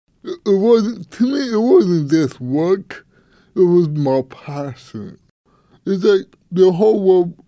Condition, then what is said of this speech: Cerebral palsy. Take it this morning, it would be real hard for you to understand what I'm trying to portray.